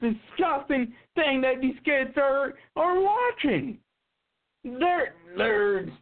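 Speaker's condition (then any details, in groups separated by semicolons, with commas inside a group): Cerebral palsy; cannot be hidden when acting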